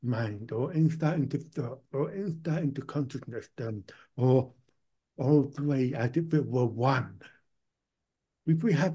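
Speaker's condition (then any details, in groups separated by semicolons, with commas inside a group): Profound deafness, born profoundly deaf, cochlear implant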